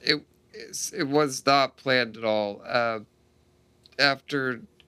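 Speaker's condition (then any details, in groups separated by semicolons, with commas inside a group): Duchenne muscular dystrophy; diagnosed at age 3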